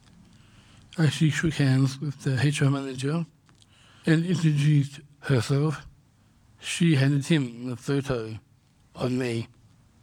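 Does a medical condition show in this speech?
Yes: Down syndrome; congenital, diagnosed at birth.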